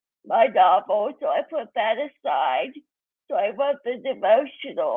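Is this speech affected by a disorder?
Yes: cerebral palsy.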